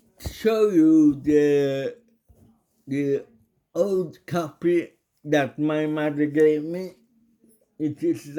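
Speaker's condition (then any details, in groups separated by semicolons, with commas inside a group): Cerebral palsy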